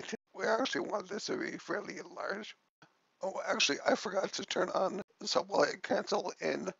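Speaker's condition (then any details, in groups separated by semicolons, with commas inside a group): Cerebellar ataxia from brain tumour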